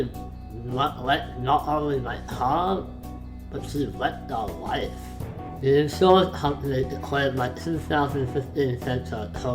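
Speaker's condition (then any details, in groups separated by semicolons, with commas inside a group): Facial palsy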